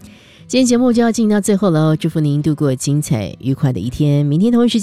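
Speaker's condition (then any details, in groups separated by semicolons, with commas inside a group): No condition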